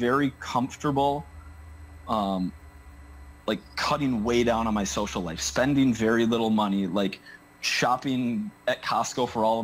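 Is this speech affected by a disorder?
No.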